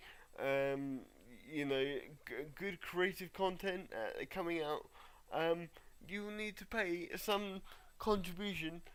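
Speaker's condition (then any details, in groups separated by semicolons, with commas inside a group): Cerebral palsy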